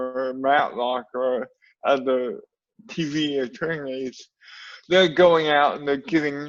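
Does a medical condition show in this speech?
Yes: cerebral palsy.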